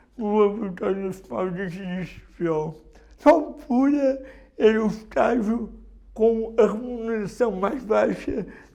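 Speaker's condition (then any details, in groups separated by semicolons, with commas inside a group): Cerebral palsy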